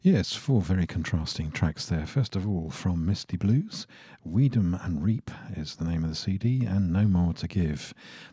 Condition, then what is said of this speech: None; typical speech.